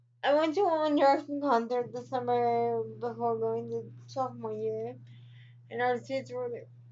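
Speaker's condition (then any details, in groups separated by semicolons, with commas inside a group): Cerebral palsy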